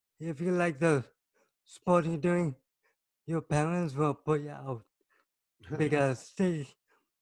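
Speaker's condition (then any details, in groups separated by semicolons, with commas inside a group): Cerebral palsy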